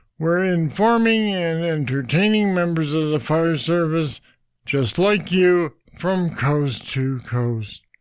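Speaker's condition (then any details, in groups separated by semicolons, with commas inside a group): Parkinson's disease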